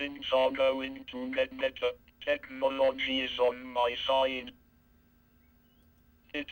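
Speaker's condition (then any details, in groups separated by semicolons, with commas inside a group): Cerebral palsy, speech-generating device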